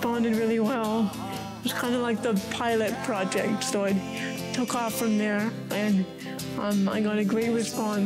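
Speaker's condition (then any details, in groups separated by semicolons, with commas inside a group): Cerebral palsy; from birth, legs and left arm, leg ligament-lengthening surgery; electric wheelchair, previously walker; some speech affected, childhood speech therapy, newborn breathing help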